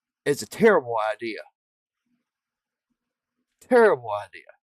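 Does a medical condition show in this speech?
No.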